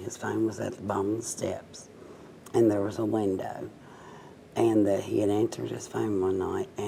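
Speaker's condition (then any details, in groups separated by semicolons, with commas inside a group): Cerebral palsy, mild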